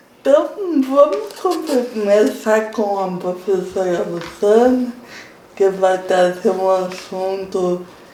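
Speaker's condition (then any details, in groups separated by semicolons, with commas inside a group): Cerebral palsy; from birth, affects diction and motor control; impaired diction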